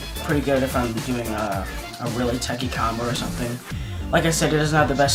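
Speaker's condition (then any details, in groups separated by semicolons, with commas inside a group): No condition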